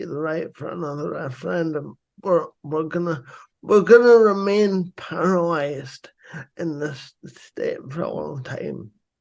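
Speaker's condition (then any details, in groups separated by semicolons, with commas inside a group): Cerebral palsy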